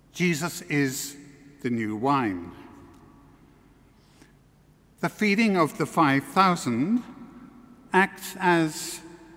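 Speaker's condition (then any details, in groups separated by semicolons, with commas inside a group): No condition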